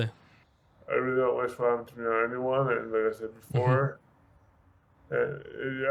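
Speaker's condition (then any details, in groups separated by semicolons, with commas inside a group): Severe brain injury; speech affected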